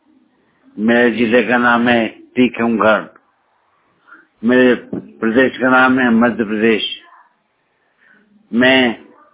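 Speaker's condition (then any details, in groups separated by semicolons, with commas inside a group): Paralysis (lakva); about 2 to 2.5 years of continuous illness; voice somewhat worsened because of paralysis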